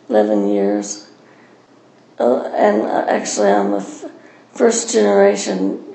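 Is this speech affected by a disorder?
Yes: Parkinson's; diagnosed at age 44; lives at Williamsburg.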